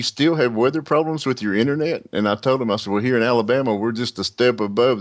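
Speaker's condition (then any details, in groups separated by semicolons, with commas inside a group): No condition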